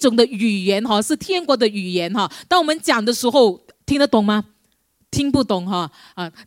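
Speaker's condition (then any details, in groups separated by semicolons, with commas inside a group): No condition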